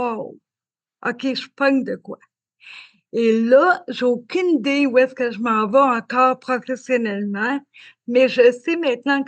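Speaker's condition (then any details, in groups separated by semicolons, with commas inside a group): Cerebral palsy; spastic diplegic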